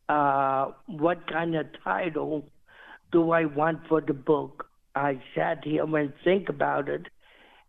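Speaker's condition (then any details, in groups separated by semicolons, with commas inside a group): Cerebral palsy; diagnosed at 6 months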